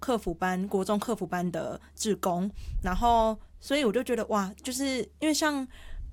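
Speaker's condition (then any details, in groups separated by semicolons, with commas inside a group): Hearing impairment; hearing impairment since at least junior high, only hearing-impaired student there; clear articulation per host, self-reports sometimes slightly unclear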